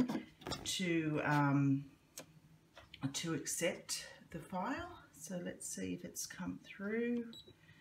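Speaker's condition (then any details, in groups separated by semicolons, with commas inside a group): No condition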